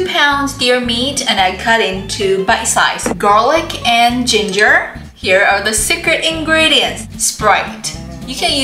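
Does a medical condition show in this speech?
No.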